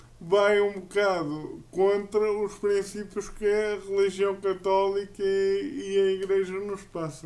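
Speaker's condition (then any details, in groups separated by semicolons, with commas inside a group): Cerebral palsy; uses a wheelchair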